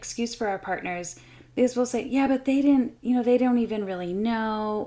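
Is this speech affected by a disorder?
No.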